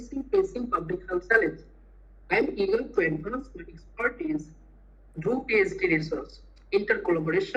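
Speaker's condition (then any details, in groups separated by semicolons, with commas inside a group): No condition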